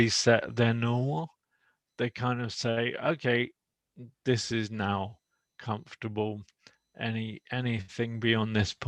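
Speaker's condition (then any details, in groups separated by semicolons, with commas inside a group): Motor neuron disease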